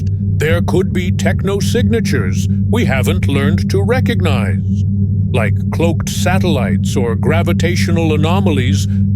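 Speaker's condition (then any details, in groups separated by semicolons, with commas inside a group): No condition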